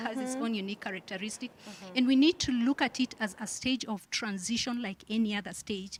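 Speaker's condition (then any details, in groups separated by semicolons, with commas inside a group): No condition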